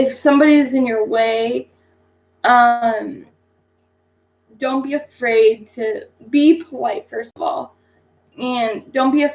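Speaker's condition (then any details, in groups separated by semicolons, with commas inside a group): Cerebral palsy; infant ventilator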